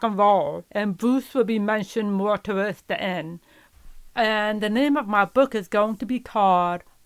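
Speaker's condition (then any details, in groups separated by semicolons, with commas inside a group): Profound deafness; learned to speak with speech therapist help, therapy in elementary and high school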